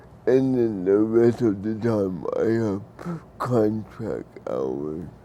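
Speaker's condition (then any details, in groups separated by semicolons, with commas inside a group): Cerebral palsy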